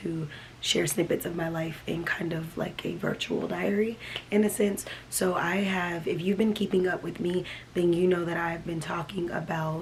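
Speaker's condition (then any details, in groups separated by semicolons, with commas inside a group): No condition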